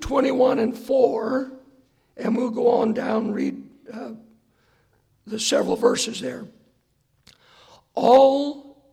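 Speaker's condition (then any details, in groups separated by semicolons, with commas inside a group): Hoarseness after vocal cord surgery; hard for listeners to hear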